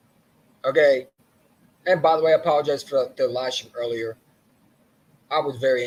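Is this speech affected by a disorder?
No.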